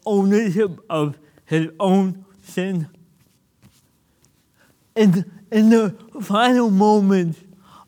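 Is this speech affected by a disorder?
Yes: cerebral palsy; occupational therapy.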